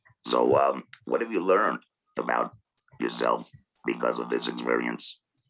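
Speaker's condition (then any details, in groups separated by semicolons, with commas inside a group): Laryngectomy, oesophageal; total laryngectomy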